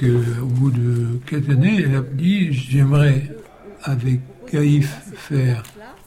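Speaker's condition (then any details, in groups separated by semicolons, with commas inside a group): Aphasia; severe at onset, three weeks in hospital, body nearly fully recovered, memory affected; attends GAIF aphasia association workshops including writing workshop, GAIF contacted by wife Marion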